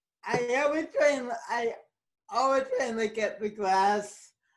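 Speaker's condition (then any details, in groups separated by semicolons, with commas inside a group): Cerebral palsy; speech can sound drunk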